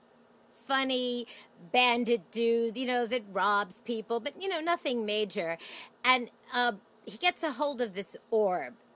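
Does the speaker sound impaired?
No.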